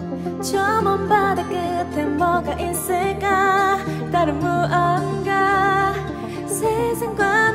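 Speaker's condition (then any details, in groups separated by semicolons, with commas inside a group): No condition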